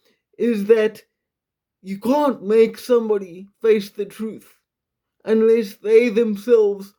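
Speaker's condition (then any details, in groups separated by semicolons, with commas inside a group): Quadriplegic cerebral palsy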